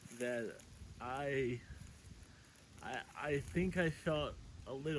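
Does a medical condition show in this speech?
Yes: cerebral palsy; since birth, affects balance, hand coordination.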